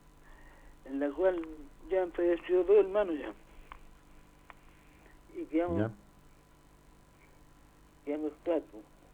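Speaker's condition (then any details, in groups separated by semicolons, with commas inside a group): Parkinson's disease; limited mobility; limited ability to move around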